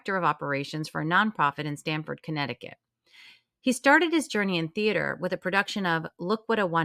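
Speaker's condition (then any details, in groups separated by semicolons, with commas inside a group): No condition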